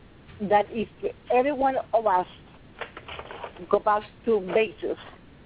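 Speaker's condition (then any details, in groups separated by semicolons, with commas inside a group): Cerebral palsy; from birth, affects movement, about 53 years since onset; talking as loud as able, voice hard to hear, asked to speak louder; quiet voice, limited loudness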